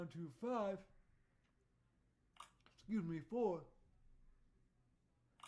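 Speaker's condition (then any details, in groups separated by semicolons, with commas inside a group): Cerebral palsy; voice tone sometimes odd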